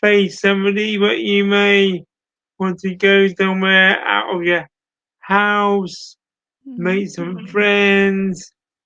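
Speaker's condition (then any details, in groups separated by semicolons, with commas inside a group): Cerebral palsy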